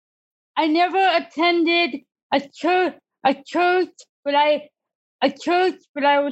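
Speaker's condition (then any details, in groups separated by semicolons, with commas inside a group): Cerebral palsy; disability since childhood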